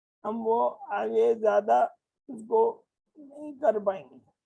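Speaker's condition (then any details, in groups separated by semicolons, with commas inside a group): Motor neurone disease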